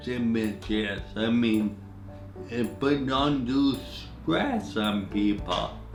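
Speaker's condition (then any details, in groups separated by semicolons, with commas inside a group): Traumatic brain injury (pontine cavernoma)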